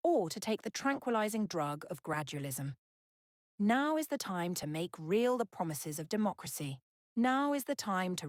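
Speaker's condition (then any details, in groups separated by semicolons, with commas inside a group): No condition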